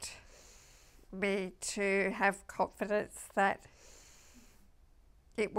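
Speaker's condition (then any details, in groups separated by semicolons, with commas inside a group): MND (ALS)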